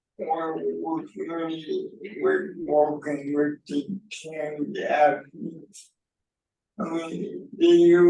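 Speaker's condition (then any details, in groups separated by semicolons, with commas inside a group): Cerebral palsy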